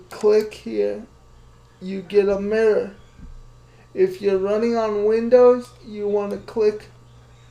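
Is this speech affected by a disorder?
Yes: cerebral palsy.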